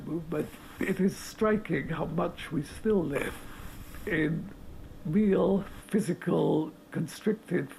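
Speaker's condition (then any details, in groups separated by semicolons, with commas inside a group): Motor neurone disease; late stage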